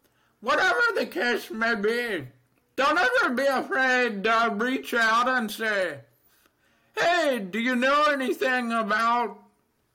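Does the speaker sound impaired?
Yes: deafness, Neurofibromatosis Type 2.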